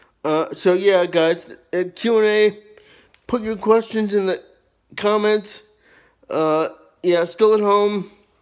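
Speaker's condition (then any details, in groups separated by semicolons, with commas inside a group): Cerebral palsy, spastic diplegia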